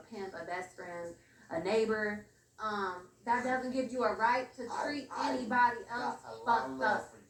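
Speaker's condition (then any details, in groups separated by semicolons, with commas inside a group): No condition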